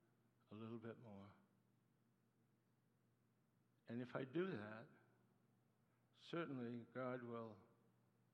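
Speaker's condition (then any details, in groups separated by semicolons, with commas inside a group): Parkinson's disease; neuropathy attacks nerves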